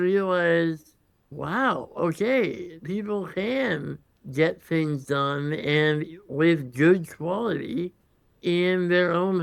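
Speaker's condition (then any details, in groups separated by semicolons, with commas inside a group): Congenital muscular dystrophy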